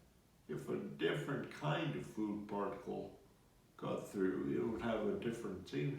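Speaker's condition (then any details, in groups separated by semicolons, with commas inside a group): Multiple sclerosis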